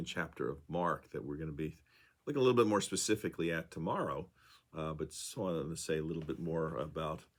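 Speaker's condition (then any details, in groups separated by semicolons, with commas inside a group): No condition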